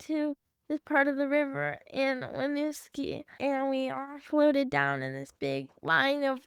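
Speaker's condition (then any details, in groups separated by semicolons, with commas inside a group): Cerebral palsy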